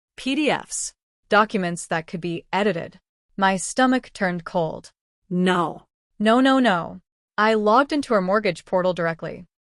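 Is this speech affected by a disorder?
No.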